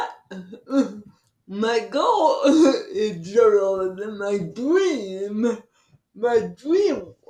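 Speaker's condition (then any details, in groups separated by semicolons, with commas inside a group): Cerebral palsy; from birth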